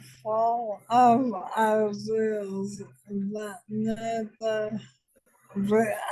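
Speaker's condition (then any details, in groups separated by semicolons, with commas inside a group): ALS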